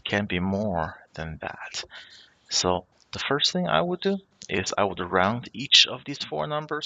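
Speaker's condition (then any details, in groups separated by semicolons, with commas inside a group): No condition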